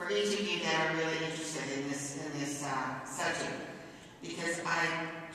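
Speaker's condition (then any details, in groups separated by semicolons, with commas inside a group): No condition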